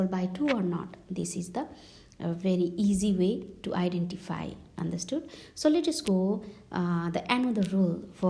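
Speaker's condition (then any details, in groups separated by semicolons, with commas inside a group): No condition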